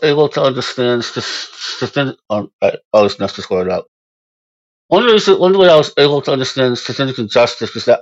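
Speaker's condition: Moebius syndrome; congenital

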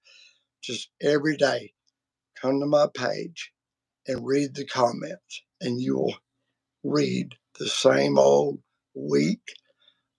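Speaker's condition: Vocal cord surgery; multiple vocal cord surgeries

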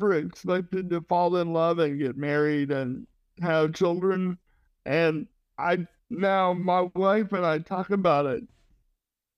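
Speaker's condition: Cerebral palsy

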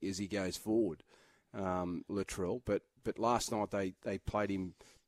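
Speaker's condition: No condition

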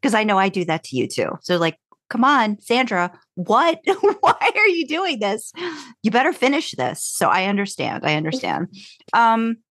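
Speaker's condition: No condition

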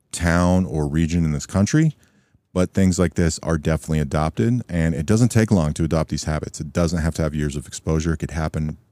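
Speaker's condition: No condition

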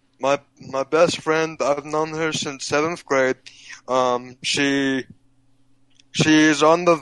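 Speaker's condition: Cerebral palsy, physical only

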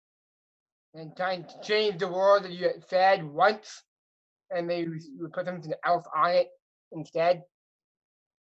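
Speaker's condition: Down syndrome; adult, 30 years old; Siri, Alexa, Google Home may misunderstand speech, donated nearly a thousand phrases to project understood

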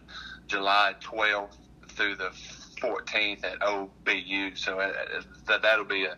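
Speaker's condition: Stuttering; present since at least seventh and eighth grade, avoided talking in class then, began speaking up in college; much improved, still working to improve, still noticeable to others; noticeable to listeners; repeated sounds

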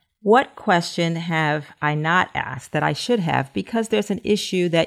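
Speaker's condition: No condition

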